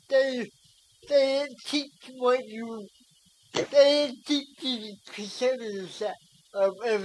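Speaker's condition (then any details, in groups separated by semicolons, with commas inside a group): Cerebral palsy; speech affected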